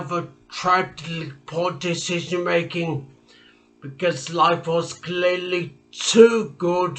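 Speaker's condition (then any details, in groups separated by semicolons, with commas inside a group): Traumatic brain injury; speech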